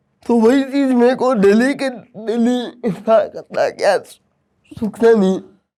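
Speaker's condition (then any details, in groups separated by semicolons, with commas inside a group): Cerebral palsy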